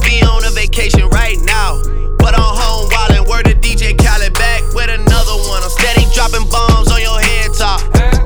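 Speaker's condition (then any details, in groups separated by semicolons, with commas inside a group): No condition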